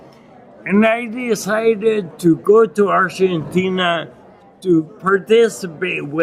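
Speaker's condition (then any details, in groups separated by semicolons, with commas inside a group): Acquired ataxia (lance-adams syndrome)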